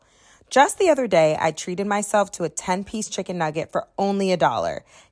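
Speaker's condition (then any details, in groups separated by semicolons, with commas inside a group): No condition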